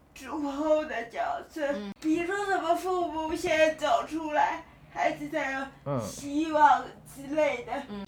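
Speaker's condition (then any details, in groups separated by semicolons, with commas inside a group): Cerebral palsy; rest of body not mobile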